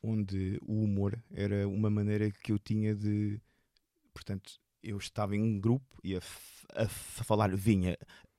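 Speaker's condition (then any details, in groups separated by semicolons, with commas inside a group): Stuttering; stuttering for 38 years, severity varies, hidden for decades, speech therapy taught acceptance and softening; stutter more noticeable in this conversation, not usual way of speaking, increased during recording; stuttering varies mild to marked, blocks, not controllable, mostly fluent on stage through voice use; prolonged sounds, blocks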